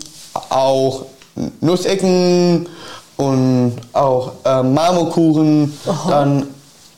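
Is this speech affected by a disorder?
Yes: Down syndrome.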